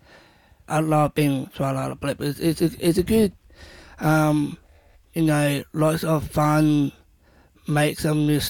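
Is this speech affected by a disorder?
Yes: Down syndrome; not always understood by others, pub workers don't understand speech properly.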